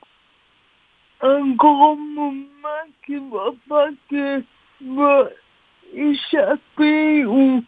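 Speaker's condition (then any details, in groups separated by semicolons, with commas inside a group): Cerebral palsy; speech affected, listeners must pay attention to follow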